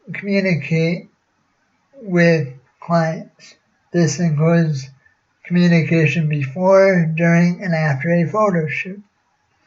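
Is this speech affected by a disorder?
Yes: cerebral palsy.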